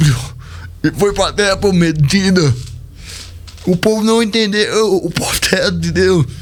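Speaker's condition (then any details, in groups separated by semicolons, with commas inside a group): Cerebral palsy; speech not normal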